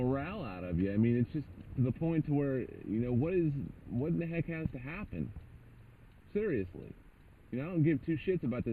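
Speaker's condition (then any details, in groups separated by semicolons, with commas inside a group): No condition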